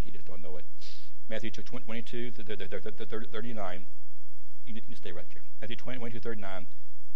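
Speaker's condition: Stuttering; worse when unwell, mistaken for stroke by Life Squad paramedics; repeated sounds

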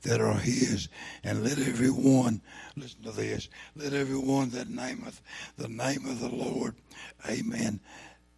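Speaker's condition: Throat cancer, lost vocal cord

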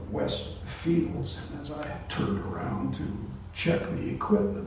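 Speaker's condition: Voice disorder; not contagious

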